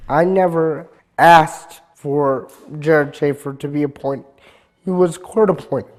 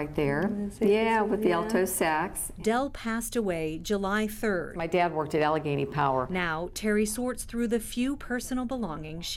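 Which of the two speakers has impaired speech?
The first: cerebral palsy; cognition not affected.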